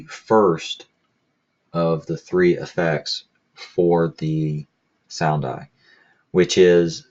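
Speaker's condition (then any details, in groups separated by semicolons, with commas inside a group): No condition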